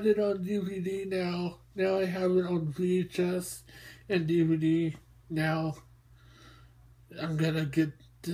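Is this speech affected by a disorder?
Yes: mobius syndrome.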